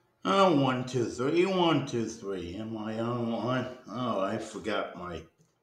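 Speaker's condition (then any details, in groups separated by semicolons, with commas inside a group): Cerebral palsy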